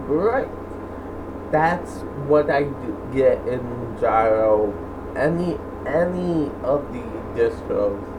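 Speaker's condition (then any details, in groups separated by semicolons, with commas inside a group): Cerebral palsy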